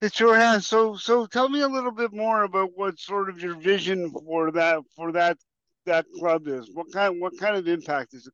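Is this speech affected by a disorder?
Yes: cerebral palsy; past childhood orthopedic surgeries like hip and heel cord operations, some 40 years ago.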